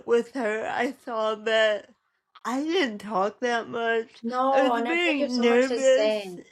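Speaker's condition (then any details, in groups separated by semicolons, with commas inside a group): Cerebral palsy; spastic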